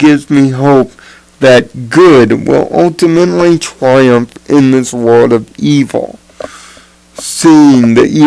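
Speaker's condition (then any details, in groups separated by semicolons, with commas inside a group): Cerebral palsy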